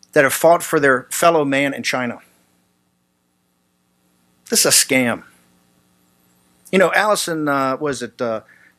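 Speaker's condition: No condition

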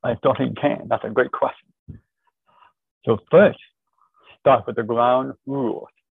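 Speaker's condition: Deafness, born deaf, cochlear implant

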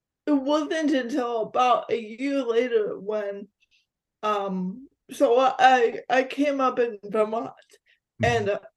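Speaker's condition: Cerebral palsy; physical disability

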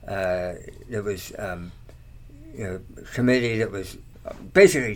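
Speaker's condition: Tongue cancer surgery; many years after treatment

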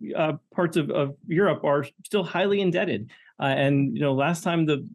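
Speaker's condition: No condition

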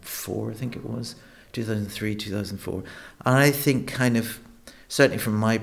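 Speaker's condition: No condition

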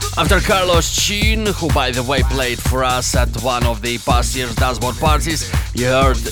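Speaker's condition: No condition

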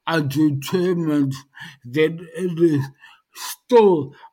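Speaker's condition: Dysarthria post-stroke; speech highly affected

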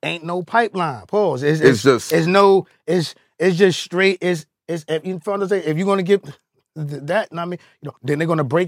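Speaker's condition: Stuttering, severe; strong stutter, present during rough ryders era, used to avoid interviews, asked for audition scripts ahead; self-researched stuttering, learning to control it better; audible stuttering during interview, stutters less when rapping on beat; repeated words, prolonged sounds

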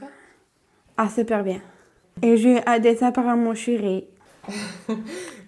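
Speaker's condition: Down syndrome (trisomy 21); extra copy of chromosome 21

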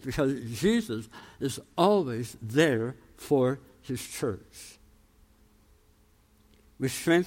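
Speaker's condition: Tongue cancer, jaw reconstruction, osteonecrosis of jaw after radiation; about 13 years since tongue cancer

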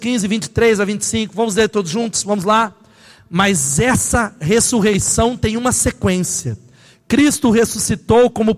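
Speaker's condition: No condition

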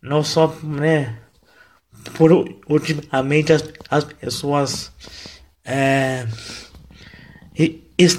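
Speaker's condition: Cerebral palsy, mild; wheelchair user

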